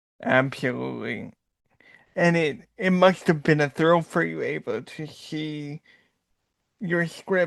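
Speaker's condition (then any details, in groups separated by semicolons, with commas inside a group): Cerebral palsy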